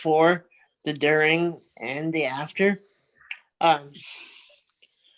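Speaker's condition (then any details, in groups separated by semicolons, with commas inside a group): Cerebral palsy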